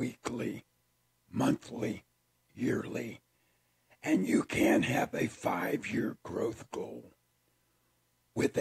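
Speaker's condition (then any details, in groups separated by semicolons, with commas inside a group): Throat cancer; tracheostomy tube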